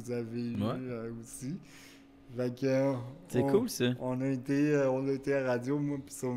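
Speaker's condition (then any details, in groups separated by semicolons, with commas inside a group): Cerebral palsy; wheelchair use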